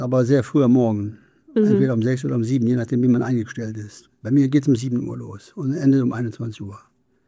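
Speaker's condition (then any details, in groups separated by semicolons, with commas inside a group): Parkinson's disease; speech therapy trains facial muscles against freezing face and speech against decline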